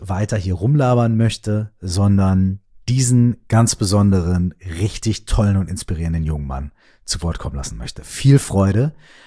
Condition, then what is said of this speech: No condition.